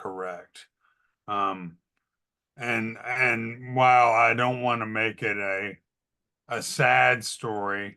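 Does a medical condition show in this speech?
Yes: ALS.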